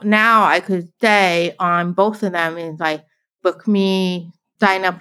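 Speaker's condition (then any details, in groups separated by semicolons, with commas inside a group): Deafblind, born deaf; narrowed visual field; can speak, signing easier than speaking english in videos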